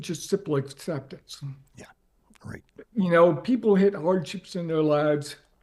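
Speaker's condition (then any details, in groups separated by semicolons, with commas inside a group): ALS; difficulty speaking and breathing, ventilator inflates lungs for voice, eye-tracking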